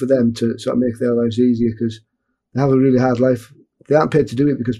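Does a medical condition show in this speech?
Yes: Parkinson's; freezing of gait, stumbling and falls, posture affected, mild onset symptoms, two years of tests, slow progression; sees neurophysiotherapist, park run group, walking football, one-legged squats for leg strength; has attended speech therapy classes.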